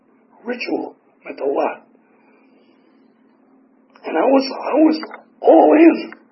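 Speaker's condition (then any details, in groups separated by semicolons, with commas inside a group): Tracheotomy; tracheotomy for 4 years, 8 surgeries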